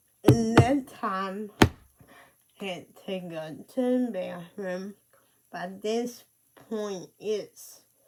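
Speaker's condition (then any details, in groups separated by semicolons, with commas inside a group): Cerebral palsy; speech affected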